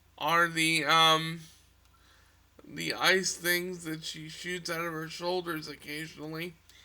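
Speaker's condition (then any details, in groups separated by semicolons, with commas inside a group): Cerebral palsy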